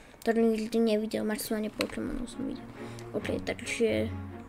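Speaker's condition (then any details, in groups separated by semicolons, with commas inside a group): No condition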